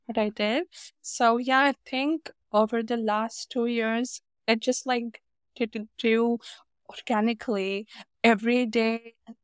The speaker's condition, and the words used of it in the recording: Stuttering. Because sometimes I still have some moments where I just like think to myself that like, well, why can't I just speak fluently for just 2 minutes of my life?